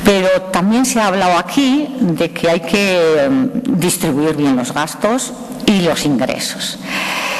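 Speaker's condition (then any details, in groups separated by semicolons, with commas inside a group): No condition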